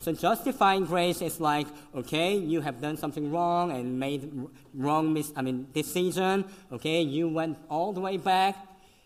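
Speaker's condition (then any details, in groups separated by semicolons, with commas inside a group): Cleft lip and palate; congenital, severe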